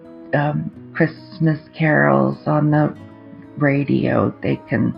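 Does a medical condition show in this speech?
Yes: aphasia after stroke; aphasia getting a lot better, choir singing lost with aphasia.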